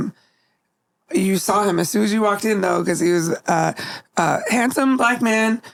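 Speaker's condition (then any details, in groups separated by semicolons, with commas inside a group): No condition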